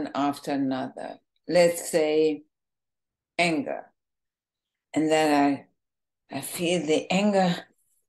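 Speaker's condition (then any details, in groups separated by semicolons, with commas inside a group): ALS, bulbar form, bulbar onset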